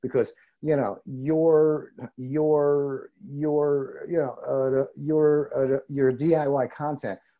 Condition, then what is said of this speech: Stuttering. So this stutter is is sort of sort of a sort of a sly way way for me to to do discovery too.